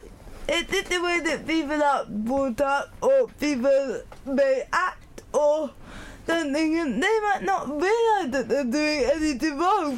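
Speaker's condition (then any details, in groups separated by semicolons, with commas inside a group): Cerebral palsy; cognitive function unaffected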